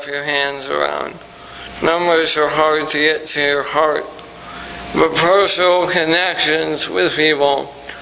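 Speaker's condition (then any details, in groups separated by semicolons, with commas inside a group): ALS; recently diagnosed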